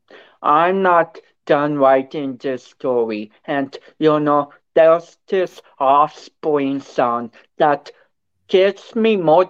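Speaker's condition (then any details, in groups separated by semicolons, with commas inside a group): Cerebral palsy; affects speech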